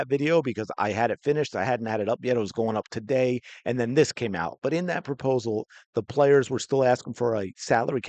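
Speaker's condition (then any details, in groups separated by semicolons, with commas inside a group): No condition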